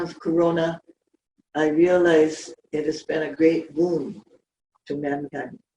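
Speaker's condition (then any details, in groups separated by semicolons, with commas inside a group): No condition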